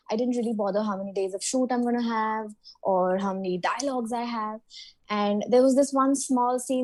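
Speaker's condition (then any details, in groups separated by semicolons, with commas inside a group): No condition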